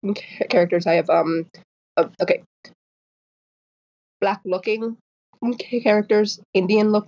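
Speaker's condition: Stuttering; developmental neurological stutter, born four months early, no speech until four, onset at eight, suspected genetic; stutters on every letter and when singing, mid-word, masks fluency, worse when mask falls off; repeated sounds, prolonged sounds

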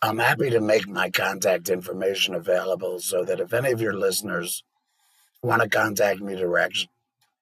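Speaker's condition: Laryngectomy; larynx removed 2019, stoma, Shiley trach tube after surgery, secondary voice prosthesis 7 months later at another hospital; electrolarynx hard to use and not understood by others, including on phone

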